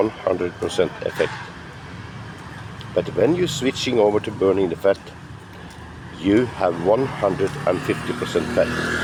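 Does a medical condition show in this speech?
No.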